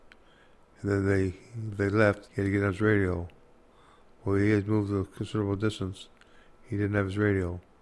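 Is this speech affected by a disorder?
Yes: Parkinson's disease; speech affected very significantly, hard time talking.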